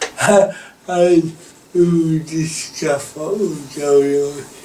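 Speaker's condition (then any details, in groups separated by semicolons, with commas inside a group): Cerebral palsy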